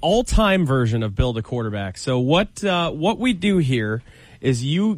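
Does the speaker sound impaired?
No.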